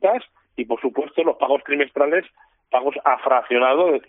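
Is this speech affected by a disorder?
No.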